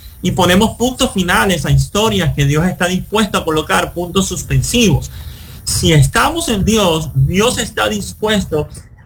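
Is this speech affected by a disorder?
Yes: cleft lip and palate; congenital cleft lip and complete cleft palate, no palatal bone, nasal passages joined, seven surgeries; born with no chance of speaking, now speaks, speaks a lot.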